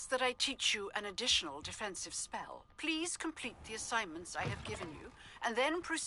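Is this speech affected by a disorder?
No.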